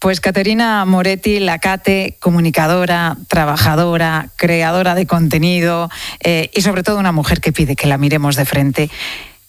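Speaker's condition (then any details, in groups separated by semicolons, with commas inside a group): No condition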